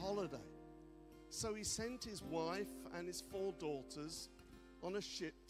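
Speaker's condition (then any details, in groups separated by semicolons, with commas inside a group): No condition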